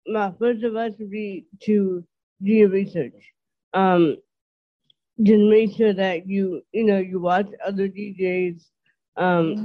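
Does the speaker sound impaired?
Yes: dysarthria; host notes listeners may notice.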